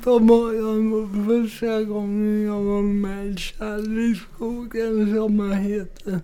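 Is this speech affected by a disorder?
Yes: cerebral palsy; from birth, oxygen deprivation at delivery, heart not beating at birth then restarted, spasms, right side harder to control; mainly affects speech and balance.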